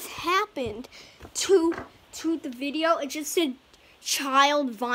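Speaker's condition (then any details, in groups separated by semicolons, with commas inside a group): No condition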